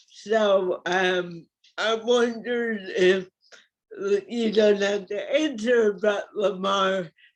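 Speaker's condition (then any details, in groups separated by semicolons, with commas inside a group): Cerebral palsy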